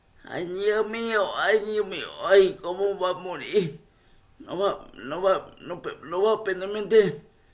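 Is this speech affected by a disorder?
Yes: cerebral palsy; wheelchair user.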